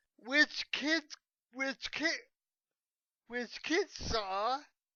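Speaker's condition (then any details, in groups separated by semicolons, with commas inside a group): Cerebral palsy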